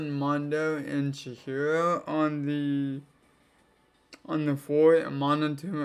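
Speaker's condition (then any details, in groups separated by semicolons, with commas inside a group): Cerebral palsy; affects legs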